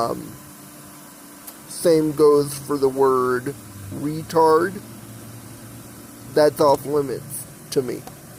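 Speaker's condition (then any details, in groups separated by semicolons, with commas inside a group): Cerebral palsy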